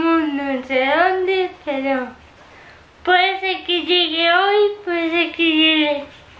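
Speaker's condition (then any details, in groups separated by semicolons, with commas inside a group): Cerebral palsy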